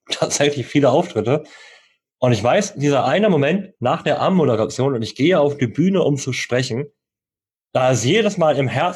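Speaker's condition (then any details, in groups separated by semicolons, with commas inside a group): Cleft lip and palate; congenital cleft lip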